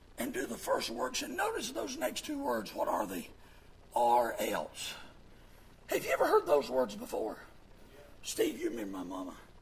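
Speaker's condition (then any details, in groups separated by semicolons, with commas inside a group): Vocal fold paralysis, bilateral; speaks with false vocal folds; pushes much air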